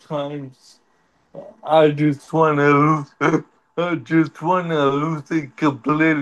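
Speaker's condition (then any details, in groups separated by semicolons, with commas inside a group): Cerebral palsy; uses wheelchair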